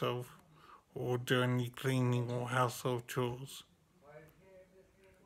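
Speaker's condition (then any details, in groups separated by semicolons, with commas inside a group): Brain injury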